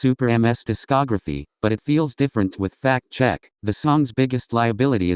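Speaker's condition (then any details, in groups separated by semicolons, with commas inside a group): No condition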